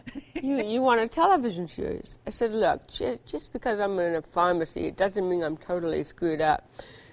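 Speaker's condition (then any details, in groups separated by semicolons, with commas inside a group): Cerebral palsy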